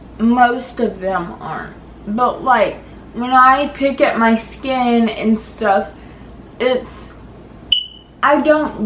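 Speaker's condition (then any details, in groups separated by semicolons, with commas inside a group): Cerebral palsy; hip osteoarthritis from cerebral palsy, service dog; teenager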